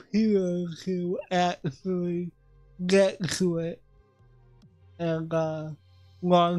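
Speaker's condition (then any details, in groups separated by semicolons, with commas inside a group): Cerebral palsy; affects voice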